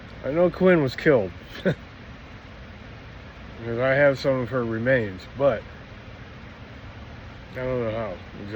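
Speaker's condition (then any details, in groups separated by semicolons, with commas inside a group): No condition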